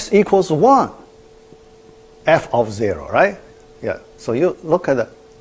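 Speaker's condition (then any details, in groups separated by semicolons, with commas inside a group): No condition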